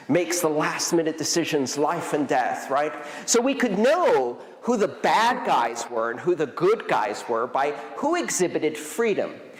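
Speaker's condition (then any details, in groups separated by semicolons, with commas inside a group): No condition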